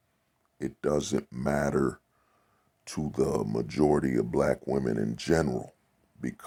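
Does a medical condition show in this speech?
No.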